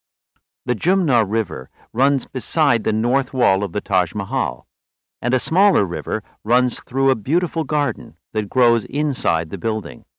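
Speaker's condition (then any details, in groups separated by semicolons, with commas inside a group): No condition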